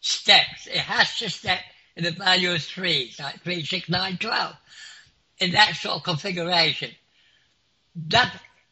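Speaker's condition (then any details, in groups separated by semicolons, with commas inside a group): Clinically deaf; clinically deaf since school age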